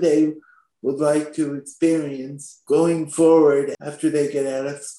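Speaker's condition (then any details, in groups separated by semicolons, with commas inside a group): Spastic quadriplegic cerebral palsy; from birth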